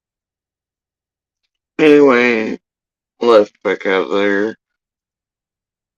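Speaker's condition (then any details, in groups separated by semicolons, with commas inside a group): Facial paralysis after surgery; tongue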